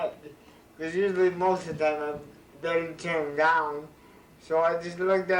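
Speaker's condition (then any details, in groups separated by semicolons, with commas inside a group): Cerebral palsy; diagnosed in childhood; speech therapy two years before kindergarten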